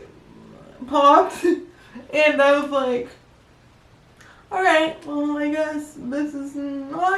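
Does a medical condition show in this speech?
Yes: cerebral palsy.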